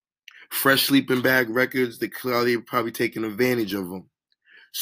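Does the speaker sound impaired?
No.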